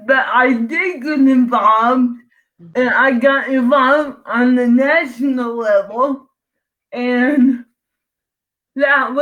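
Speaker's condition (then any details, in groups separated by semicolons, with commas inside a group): Cerebral palsy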